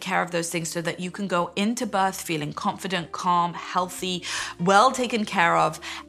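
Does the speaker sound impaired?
No.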